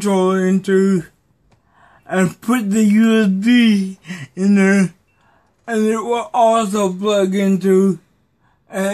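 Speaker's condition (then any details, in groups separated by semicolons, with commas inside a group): Cerebral palsy; may be hard to understand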